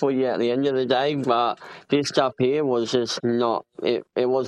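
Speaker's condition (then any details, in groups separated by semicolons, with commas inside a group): Cleft palate; congenital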